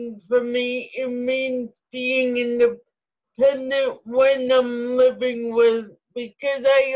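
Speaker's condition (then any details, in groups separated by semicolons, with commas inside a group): Cerebral palsy; spastic ataxic type, lower body spastic, startle reflex; very weak throat muscles, chokes when eating or drinking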